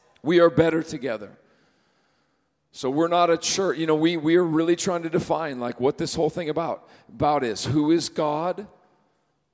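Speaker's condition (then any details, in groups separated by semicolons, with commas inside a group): No condition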